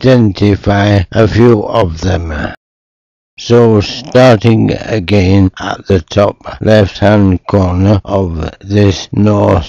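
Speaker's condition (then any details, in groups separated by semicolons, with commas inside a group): Motor neuron disease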